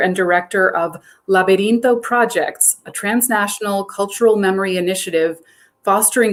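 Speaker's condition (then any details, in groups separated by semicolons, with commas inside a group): No condition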